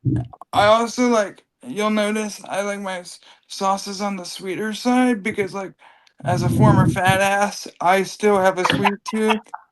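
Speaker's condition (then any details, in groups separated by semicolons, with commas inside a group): Cerebral palsy; from birth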